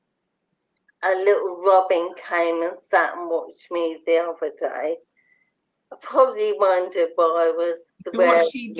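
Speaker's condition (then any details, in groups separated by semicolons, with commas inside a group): Motor neurone disease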